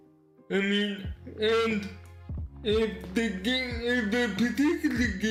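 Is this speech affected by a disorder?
Yes: cerebral palsy.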